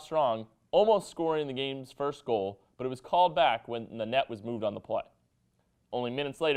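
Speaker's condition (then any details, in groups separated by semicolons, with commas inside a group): No condition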